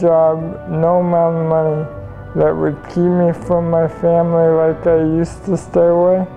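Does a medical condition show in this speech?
Yes: ALS; gradual loss of ability to feed, dress and bathe self; cannot feed.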